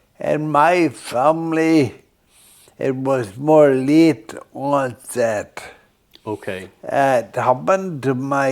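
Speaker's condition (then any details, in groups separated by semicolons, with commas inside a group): Friedreich's ataxia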